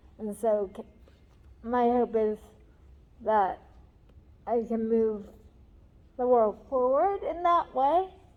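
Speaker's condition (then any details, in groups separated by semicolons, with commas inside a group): Cerebral palsy; talks differently than others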